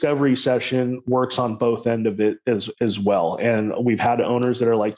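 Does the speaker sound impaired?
No.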